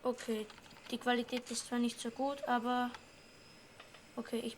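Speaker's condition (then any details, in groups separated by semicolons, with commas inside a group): No condition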